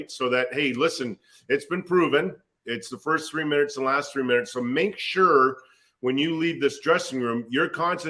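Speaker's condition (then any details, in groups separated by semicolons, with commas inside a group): No condition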